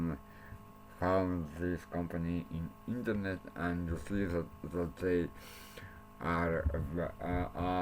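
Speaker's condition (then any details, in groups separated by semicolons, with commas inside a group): Cerebral palsy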